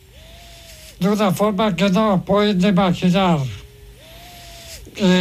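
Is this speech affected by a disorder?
Yes: ALS; hoist needed to put to bed despite low weight; needs to clear phlegm; voice described by host as impressive.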